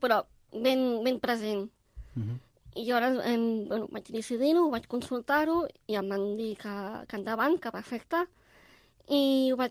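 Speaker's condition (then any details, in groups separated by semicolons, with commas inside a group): Down syndrome; four hours instead of one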